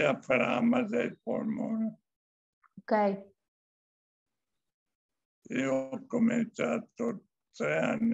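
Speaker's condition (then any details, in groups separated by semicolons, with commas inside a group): Amyotrophic lateral sclerosis; still speaks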